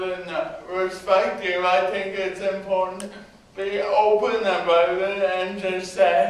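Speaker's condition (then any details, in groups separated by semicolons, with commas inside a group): Cerebral palsy; spastic cerebral palsy from birth, oxygen loss at birth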